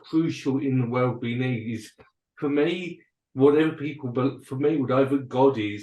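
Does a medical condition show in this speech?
Yes: cerebral palsy and dyspraxia.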